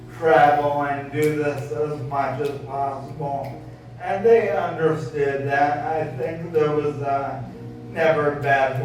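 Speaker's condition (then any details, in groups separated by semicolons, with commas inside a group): ALS; voice sounds impaired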